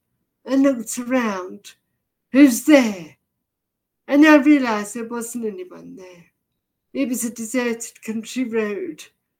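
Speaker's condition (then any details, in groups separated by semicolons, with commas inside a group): Deafness, severe; can hardly understand speech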